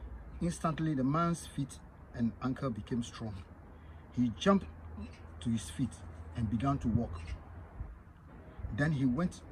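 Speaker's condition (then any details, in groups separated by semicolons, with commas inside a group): No condition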